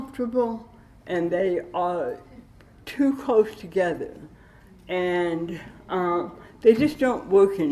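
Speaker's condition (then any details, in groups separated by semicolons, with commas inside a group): Cerebral palsy with dystonia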